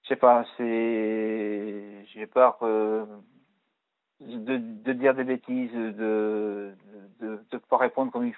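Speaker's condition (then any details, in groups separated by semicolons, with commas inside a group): Parkinson's disease; Parkinson's disease in third year, pronounced tremors at times, Sifrol stopped as not tolerated; arm and leg tremors, worse with stress, Sinemet four times daily, physiotherapy twice weekly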